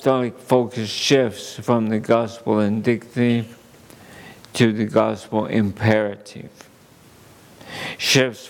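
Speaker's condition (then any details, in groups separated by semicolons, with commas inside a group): ALS; under neurologist care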